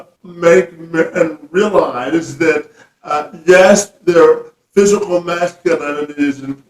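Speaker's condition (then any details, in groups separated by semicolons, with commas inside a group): Cerebral palsy; present from birth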